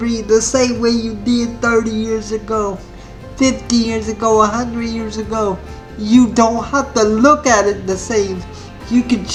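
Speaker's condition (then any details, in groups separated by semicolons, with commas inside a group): Spastic cerebral palsy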